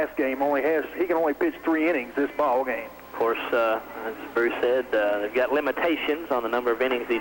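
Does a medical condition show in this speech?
No.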